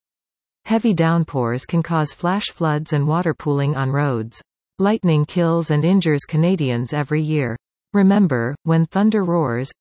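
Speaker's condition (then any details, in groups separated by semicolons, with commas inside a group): No condition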